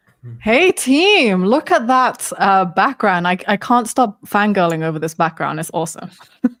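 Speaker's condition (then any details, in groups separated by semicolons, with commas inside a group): No condition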